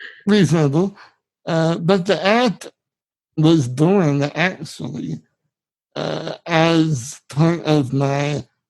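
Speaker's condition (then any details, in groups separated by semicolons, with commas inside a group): Spinal muscular atrophy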